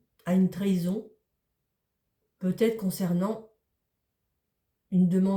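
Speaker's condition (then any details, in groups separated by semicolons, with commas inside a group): No condition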